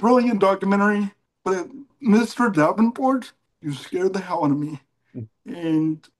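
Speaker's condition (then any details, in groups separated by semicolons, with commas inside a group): Cerebral palsy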